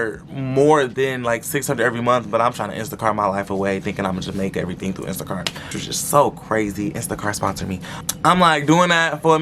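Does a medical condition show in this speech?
No.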